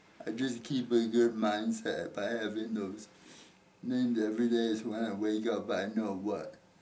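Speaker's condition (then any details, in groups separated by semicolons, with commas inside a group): Brain injury; right brain injury, struck by car, left side affected; physical therapy, working on walking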